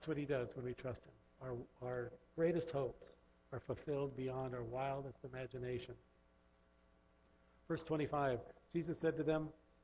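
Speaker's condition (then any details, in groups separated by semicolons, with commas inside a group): No condition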